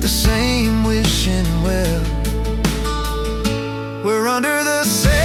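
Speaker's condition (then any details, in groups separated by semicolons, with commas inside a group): No condition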